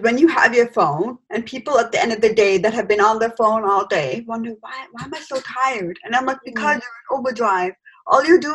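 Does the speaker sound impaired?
Yes: hearing loss with cochlear implant; congenital hearing loss, cochlear implant turned off to sleep, trouble with unfamiliar, male or fast voices on calls.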